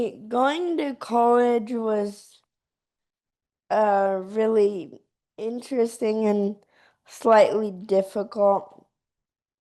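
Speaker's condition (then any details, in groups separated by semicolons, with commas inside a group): Cerebral palsy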